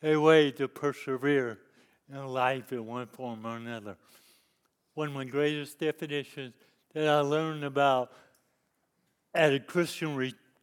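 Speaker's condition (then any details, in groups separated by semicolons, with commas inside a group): Cerebral palsy; lifelong disability since youth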